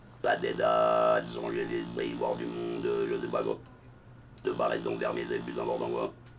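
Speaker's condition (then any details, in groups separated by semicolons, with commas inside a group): Ent cancer of vocal cords; vocal cord cancer, extended laryngectomy, no voice prosthesis; failed radiotherapy, cancer worsened, major weight loss; began with hoarse voice for one to two months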